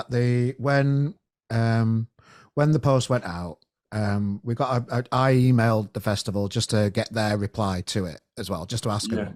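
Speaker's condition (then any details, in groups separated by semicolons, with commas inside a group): No condition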